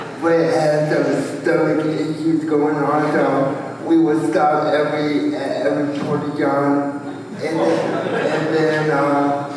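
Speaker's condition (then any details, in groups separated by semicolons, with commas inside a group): Cerebral palsy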